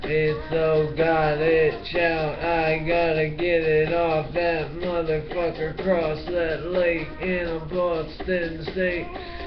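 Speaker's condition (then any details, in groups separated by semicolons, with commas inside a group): Brain injury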